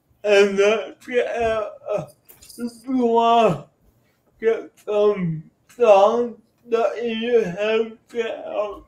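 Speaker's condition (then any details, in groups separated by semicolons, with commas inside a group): Cerebral palsy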